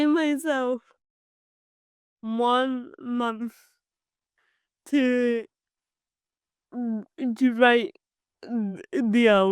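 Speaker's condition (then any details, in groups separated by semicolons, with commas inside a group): Cerebral palsy; from birth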